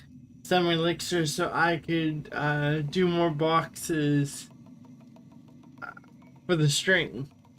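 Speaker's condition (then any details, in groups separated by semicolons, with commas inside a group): Cerebral palsy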